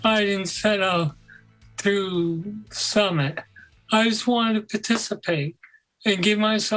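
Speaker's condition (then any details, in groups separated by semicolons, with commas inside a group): Parkinson's disease; young onset, deep brain stimulation surgery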